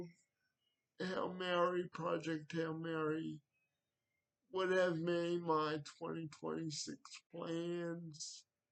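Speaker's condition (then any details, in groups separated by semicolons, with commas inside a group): Cerebral palsy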